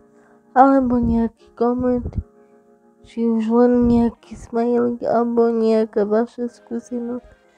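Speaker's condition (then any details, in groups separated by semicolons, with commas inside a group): Cerebral palsy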